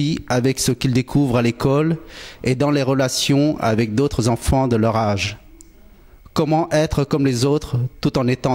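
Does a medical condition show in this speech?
No.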